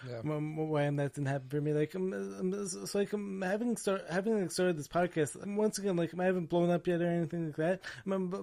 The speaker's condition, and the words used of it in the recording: Stuttering. But, like, seeing me putting myself out there, like even in spite of my speech issues, and still, like, doing this, maybe everything I'm going through right now, like, is actually perfect for me right now.